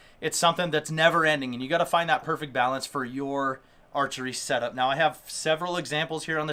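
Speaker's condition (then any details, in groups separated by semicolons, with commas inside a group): No condition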